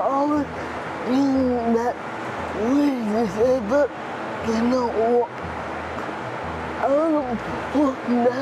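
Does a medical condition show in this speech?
Yes: cerebral palsy; difficulties with verbal communication.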